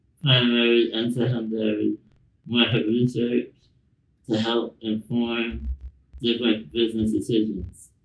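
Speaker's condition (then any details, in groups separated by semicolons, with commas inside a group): Spinal muscular atrophy; since birth, genetic, progressive muscle weakness; two disease-modifying medications, stable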